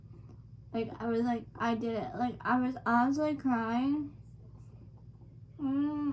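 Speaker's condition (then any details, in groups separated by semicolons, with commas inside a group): Cerebral palsy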